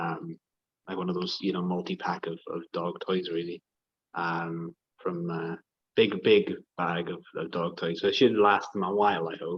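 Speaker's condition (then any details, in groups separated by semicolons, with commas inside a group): No condition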